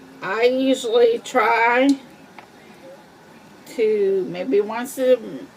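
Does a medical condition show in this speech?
Yes: cerebral palsy.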